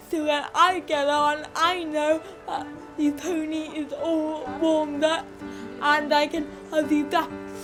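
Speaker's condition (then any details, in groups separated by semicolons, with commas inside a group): Cerebral palsy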